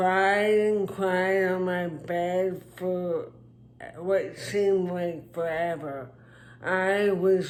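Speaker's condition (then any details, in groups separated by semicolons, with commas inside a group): Traumatic brain injury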